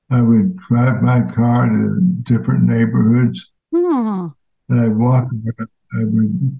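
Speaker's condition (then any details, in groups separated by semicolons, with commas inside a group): ALS; fatal progressive disease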